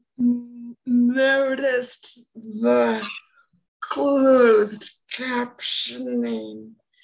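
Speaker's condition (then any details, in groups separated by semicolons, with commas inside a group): Episodic dysarthria, electrical injury; delayed electrical injury from ECT, repetitive traumatic brain injury; years of symptoms, no AAC device, learning switch use; profound episodic dysarthria, banked synthetic voice, keyboard or bluetooth device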